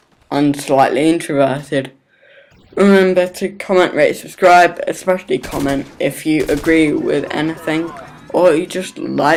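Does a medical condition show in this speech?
Yes: cerebral palsy.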